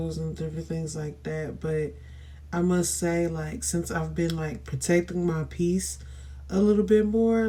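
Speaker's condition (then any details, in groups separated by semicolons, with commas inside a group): No condition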